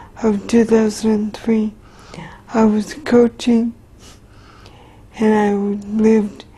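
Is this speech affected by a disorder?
Yes: traumatic brain injury.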